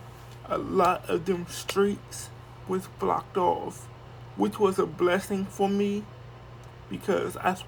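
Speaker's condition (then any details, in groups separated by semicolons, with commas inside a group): Cerebral palsy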